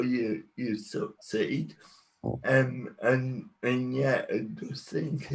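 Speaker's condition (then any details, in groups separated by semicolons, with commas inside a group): Cerebral palsy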